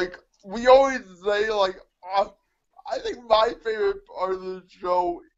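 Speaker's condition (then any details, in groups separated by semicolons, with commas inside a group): Cerebral palsy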